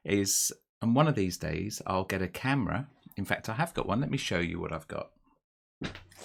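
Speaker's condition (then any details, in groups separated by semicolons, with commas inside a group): No condition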